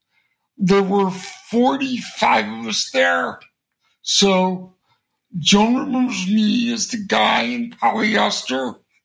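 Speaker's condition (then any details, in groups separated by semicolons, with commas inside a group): Cerebral palsy; congenital, since birth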